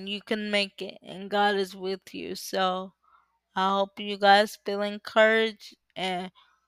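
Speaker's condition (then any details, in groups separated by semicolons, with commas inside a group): Cerebral palsy; uses power wheelchair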